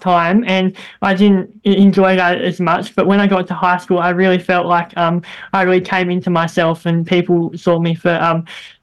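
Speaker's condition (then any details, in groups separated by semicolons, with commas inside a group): Bilateral cleft lip and palate; congenital bilateral cleft lip and palate, many operations from 3 months, hip bone graft, throat operation; as child squeaky, very airy, nasal voice, speech therapy through life, much improved since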